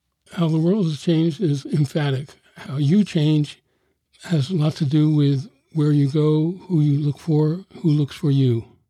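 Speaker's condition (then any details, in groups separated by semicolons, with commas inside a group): Parkinson's disease; Parkinson's disease diagnosed at age 62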